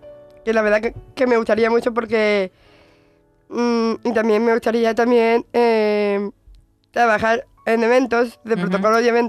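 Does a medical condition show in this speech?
Yes: Down syndrome; intellectual disability.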